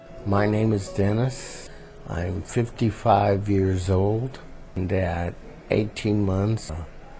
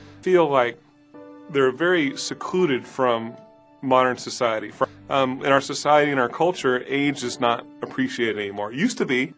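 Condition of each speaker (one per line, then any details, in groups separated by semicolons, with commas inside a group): Cerebral palsy; diagnosed in infancy, over 50 years since diagnosis
No condition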